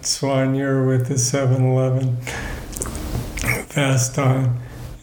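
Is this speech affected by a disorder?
Yes: Parkinson's disease; still cycling, balance problems, reduced control of body functions, tasks take much longer.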